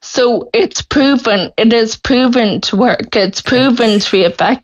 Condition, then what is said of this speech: Ataxia. My voice, I'm getting really, really, it's really hard to speak.